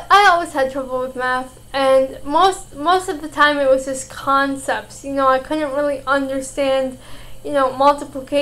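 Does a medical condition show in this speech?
Yes: cerebral palsy.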